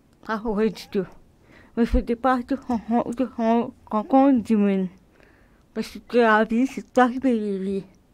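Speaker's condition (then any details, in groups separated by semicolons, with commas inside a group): Cerebral palsy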